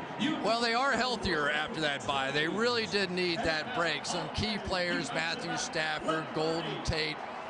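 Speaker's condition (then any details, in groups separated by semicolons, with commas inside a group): No condition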